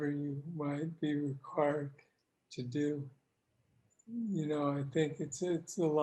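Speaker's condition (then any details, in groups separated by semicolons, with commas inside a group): Parkinson's disease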